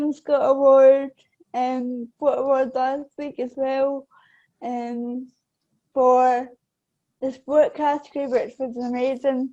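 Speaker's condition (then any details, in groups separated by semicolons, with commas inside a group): Cerebral palsy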